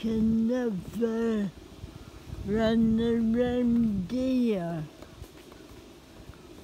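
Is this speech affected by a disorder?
Yes: cerebral palsy; spastic.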